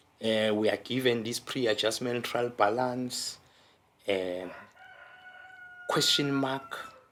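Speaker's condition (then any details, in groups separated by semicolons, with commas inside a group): No condition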